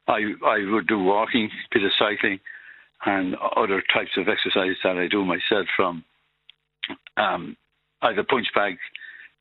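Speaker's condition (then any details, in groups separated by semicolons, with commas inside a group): Parkinson's; progressive, over 10 years since diagnosis, no cure; Rock Steady Boxing, weekly 2-hour non-contact class, Portlaoise gym with Merrick, home punch bag, bike, walking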